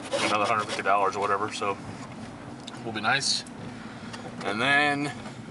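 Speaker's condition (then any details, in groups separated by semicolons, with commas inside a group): No condition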